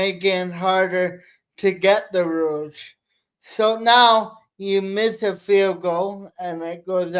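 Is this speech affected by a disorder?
Yes: cerebral palsy.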